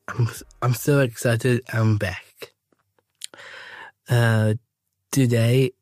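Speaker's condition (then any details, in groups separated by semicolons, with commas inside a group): Down syndrome; age 21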